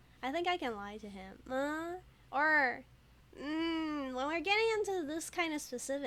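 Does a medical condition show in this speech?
No.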